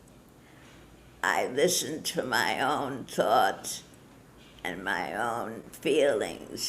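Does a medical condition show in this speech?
Yes: Parkinson's disease; diagnosed some time ago, body getting looser.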